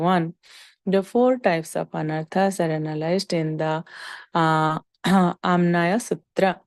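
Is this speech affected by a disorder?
No.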